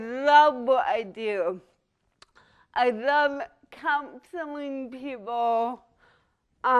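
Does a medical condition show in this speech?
Yes: cerebral palsy.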